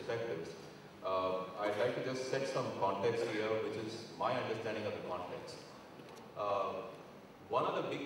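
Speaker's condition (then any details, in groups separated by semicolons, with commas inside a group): No condition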